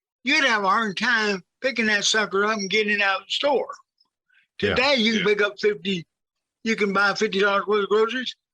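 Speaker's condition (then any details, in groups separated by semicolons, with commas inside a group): Cerebral palsy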